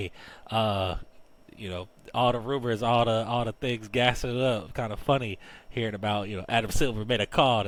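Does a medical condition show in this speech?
No.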